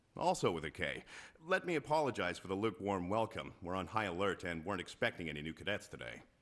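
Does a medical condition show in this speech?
No.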